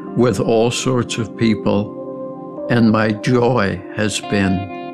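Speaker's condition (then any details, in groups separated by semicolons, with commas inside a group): ALS; initial prognosis 2 to 5 years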